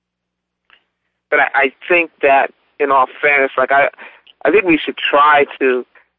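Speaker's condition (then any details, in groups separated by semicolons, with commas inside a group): No condition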